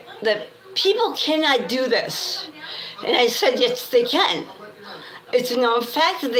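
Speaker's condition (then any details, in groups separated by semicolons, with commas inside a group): Cerebral palsy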